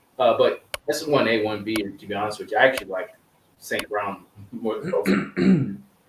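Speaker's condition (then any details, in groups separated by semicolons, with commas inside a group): No condition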